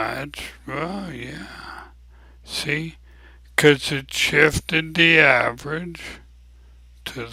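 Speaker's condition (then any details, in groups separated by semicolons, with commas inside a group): ALS; abnormally slow voice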